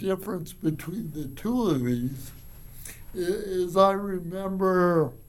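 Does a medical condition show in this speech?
Yes: cerebral palsy; resource and special ed in elementary school.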